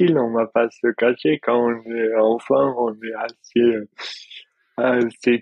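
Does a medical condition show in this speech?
Yes: dystonia.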